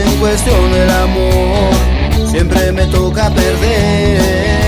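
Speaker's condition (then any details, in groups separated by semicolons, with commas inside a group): No condition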